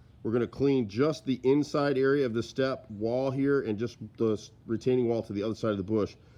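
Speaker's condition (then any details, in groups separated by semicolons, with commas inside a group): No condition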